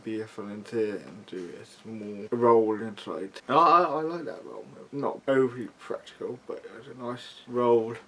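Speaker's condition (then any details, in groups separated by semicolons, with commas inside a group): Cerebral palsy, mild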